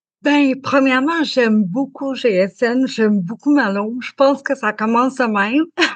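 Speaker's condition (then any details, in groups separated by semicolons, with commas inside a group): Cerebral palsy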